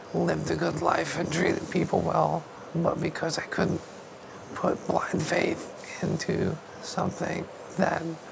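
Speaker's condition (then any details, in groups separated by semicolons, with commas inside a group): ALS; young man, hospital bed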